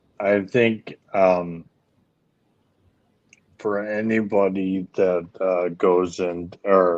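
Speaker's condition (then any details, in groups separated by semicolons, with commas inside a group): ALS; speech issues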